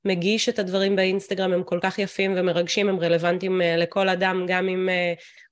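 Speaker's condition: No condition

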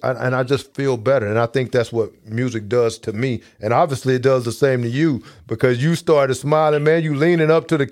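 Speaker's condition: No condition

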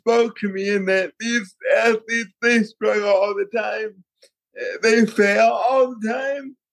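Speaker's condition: Cerebral palsy; consistent workouts to manage condition

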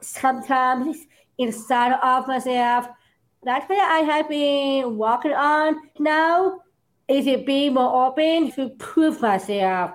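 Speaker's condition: Down syndrome; Down syndrome since birth

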